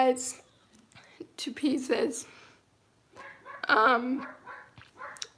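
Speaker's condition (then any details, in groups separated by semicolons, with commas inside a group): Cerebral palsy, mild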